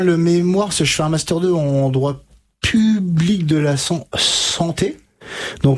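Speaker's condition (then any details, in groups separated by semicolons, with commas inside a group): Stuttering; onset age 5 to 6, untreated, from about 20 several years therapy with Catherine Daubier, Nancy; age 33, about 28 years since onset, uses fluency techniques from stuttering therapy; blocks and repetitions now, from 5 to 20 could not say sentence without blocking, gestured fingers; prolonged sounds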